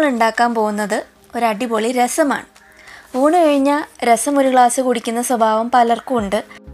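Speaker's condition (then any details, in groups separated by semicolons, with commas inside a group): No condition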